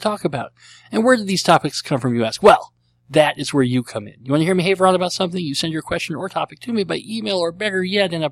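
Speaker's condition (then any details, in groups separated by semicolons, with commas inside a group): Cleft lip and palate; treated as a baby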